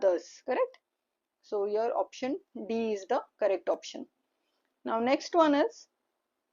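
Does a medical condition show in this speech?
No.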